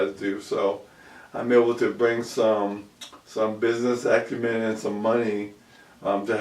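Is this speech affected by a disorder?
Yes: ALS; about 2 years since onset.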